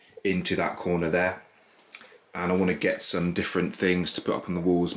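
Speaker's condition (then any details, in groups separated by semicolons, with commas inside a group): No condition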